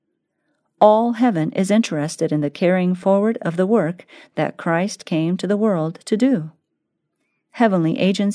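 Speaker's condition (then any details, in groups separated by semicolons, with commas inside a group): No condition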